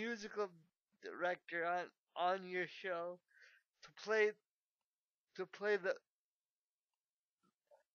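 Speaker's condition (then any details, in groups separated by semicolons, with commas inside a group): Cerebral palsy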